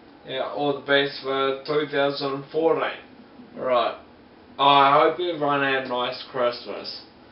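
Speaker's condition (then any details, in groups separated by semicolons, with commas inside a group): Multiple sclerosis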